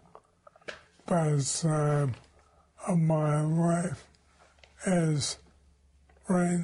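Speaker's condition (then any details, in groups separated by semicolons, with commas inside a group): ALS; onset about age 52 with hand weakness, slower form, head trauma suspected cause, diagnosed Mount Sinai Hospital; body starting to fail, Dr. Merit Sukovich's treatment slows progression by third, types book with thumbs; voice has lost its timbre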